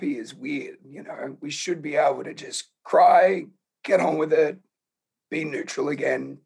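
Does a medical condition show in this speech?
Yes: laryngeal cancer; HPV-related, in voice box, onset age 27-28, earlier neck fusion surgery with tubes past larynx; croaky voice, speaks at low tone, hard to project voice.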